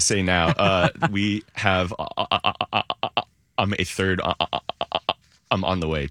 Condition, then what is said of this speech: Stuttering. Got that word out with no problem.